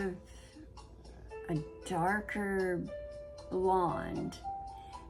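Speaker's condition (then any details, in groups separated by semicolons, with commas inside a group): No condition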